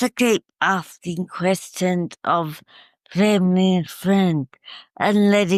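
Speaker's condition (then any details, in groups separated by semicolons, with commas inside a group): Cerebral palsy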